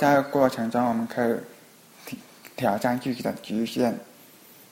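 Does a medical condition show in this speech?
Yes: hearing impairment; gets interrupted.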